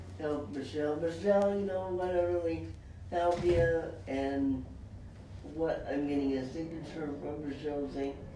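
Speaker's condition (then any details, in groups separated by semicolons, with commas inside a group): Cerebral palsy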